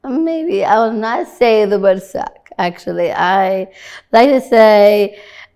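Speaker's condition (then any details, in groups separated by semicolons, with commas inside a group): Down syndrome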